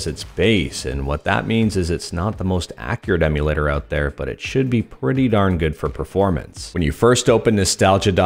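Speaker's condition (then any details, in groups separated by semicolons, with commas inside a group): No condition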